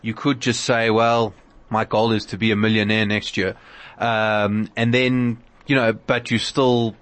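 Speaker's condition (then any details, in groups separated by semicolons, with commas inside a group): No condition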